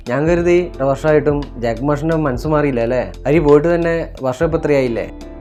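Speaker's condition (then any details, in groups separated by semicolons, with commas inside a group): No condition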